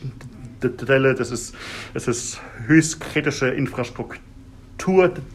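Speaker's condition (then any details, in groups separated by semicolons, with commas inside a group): Stuttering, severe; fairly strong stuttering symptoms; stuttering not audible in first 20 seconds; blocks; repeated sounds, prolonged sounds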